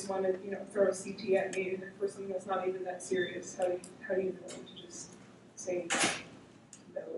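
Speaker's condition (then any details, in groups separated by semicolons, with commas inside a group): No condition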